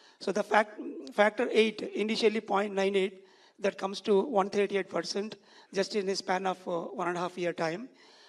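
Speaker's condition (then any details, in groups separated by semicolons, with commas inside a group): No condition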